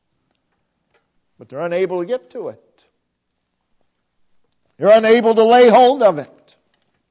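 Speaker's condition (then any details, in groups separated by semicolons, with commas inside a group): No condition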